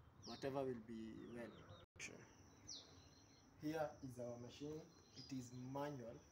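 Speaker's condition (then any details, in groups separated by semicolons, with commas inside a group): No condition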